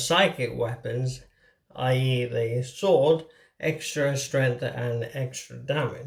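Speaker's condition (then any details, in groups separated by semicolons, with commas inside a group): Motor neuron disease; difficulty with fine hand tasks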